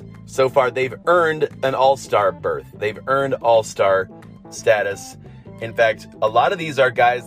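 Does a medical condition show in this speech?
No.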